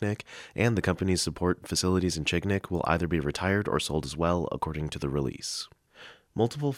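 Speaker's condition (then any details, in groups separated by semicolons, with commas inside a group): No condition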